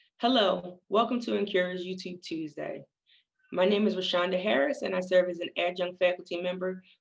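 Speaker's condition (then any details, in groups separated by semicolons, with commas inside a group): No condition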